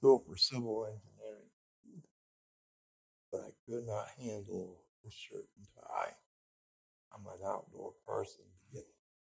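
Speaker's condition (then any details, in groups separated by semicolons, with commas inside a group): Speech impediment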